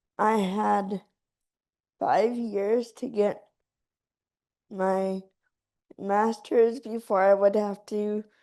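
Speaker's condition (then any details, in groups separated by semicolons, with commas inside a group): Cerebral palsy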